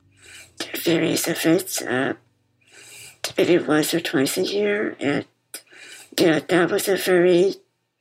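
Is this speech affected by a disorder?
Yes: muscular dystrophy; congenital, diagnosed as toddler, relies on others for daily living, later tracheostomy, 24-hour ventilator, speech lost; wears bipap machine to help breathing; bipap machine audible while speaking.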